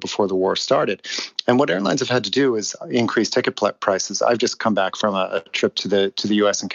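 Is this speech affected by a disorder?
No.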